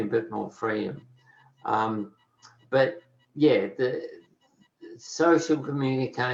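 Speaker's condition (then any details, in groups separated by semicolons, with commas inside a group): Motor neurone disease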